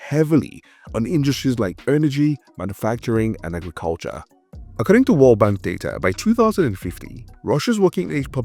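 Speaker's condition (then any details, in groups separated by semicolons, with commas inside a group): No condition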